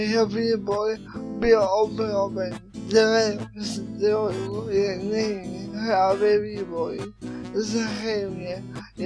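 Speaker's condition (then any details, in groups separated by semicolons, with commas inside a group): Cerebral palsy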